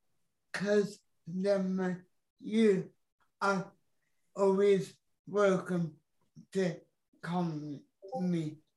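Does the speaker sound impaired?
Yes: cerebral palsy; uses X3 all-terrain wheelchair from ExtremeMotus.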